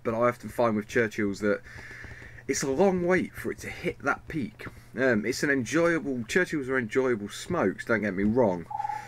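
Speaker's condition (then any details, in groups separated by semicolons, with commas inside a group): No condition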